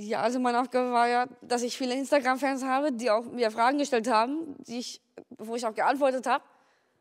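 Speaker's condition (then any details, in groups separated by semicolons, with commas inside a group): Down syndrome; cannot speak freely very well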